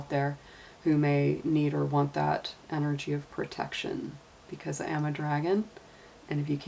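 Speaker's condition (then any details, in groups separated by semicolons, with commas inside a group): No condition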